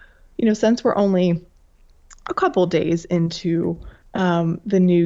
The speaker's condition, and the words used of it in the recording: No condition.